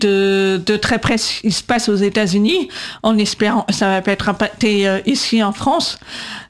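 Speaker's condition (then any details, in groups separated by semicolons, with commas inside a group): Deaf from birth; congenital deafness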